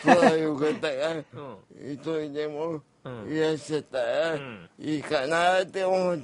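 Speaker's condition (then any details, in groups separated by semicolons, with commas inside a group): Cerebral palsy; congenital physical disability, wheelchair user, home nursing visits twice weekly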